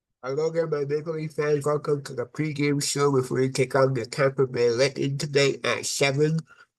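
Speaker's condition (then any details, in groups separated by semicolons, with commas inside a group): Cerebral palsy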